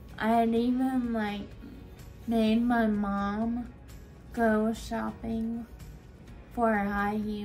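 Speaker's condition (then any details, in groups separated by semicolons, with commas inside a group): Friedreich's ataxia; progressive neuromuscular disability, scoliosis, spine surgery at 15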